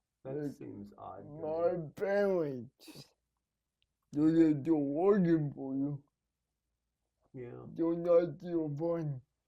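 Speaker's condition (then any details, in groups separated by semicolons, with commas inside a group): Cerebral palsy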